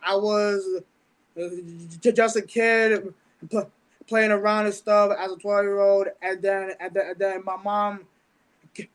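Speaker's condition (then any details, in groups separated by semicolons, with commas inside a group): Stuttering; mild stutter since about age 10, born with intellectual learning disability, on autism spectrum; certain words don't come out, avoids talking at length on stage; repeated sounds, repeated words, blocks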